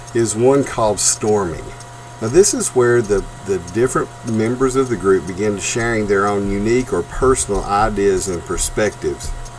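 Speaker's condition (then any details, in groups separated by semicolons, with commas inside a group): No condition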